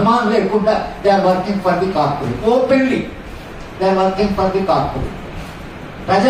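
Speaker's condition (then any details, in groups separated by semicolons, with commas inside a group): No condition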